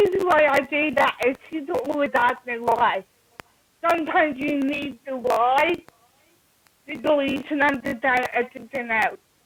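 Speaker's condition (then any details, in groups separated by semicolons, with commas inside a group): Cerebral palsy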